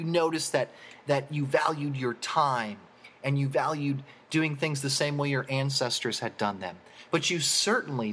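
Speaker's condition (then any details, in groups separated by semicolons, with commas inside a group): No condition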